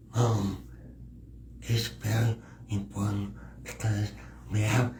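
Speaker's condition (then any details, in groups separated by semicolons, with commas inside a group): Cerebral palsy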